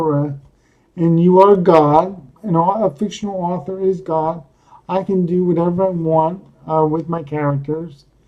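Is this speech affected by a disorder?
Yes: cerebral palsy; speaks coherently.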